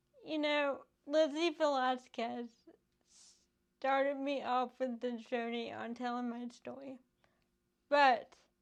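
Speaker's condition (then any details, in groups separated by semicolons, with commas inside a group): Cerebral palsy; affects hands, legs, walking and talking; physical, occupational and speech therapy; speech affected, IOP device for mouth muscles, improved within year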